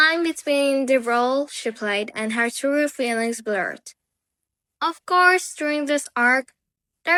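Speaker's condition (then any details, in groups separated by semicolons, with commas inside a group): No condition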